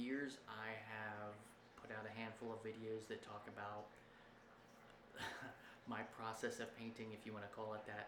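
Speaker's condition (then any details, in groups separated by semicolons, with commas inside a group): No condition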